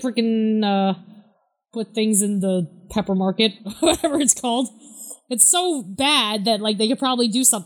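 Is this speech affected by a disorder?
No.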